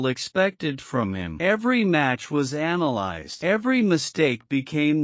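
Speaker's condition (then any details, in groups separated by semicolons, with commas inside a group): No condition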